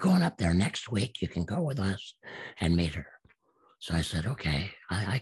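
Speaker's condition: Absent vocal cords; speech therapist saw no hope

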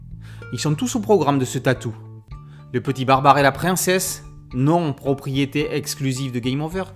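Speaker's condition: No condition

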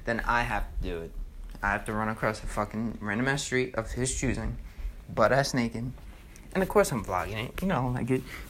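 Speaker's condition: No condition

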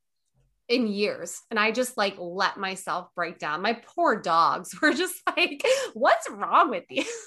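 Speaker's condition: No condition

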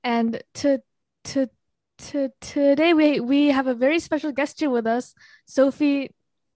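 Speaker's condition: Stuttering; speech therapy with Lauren, acceptance-focused rather than fixing model, first stuttering conference at 11; repeated sounds, repeated words, prolonged sounds

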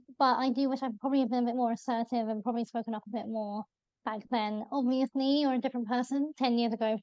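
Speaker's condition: Bilateral cleft lip and palate; congenital, around 23 operations, bone graft, jaw realignment at 18-19, Great Ormond Street, 6 grommet operations; adult, no operations since 25, hearing issue, speech and language therapy years ago; possibly needs more pitch or volume to be heard, voice called weird in childhood

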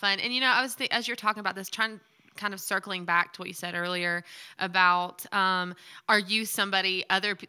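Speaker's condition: No condition

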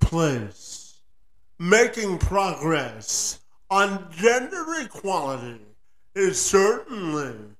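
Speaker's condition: Cerebral palsy; cerebral palsy present from birth

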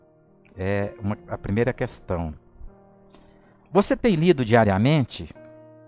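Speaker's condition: No condition

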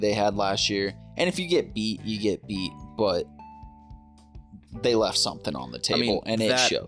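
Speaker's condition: No condition

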